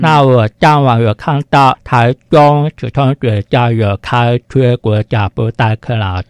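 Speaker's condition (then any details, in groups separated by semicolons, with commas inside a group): Hearing impairment; congenitally deaf, hearing aid, attended Shuanglian elementary hearing resource class, mainstream schools, uses spoken and sign language; wears hearing aid; spoken clarity below typical speakers, spoken language learned with difficulty in childhood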